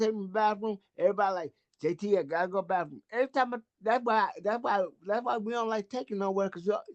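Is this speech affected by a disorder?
Yes: cerebral palsy.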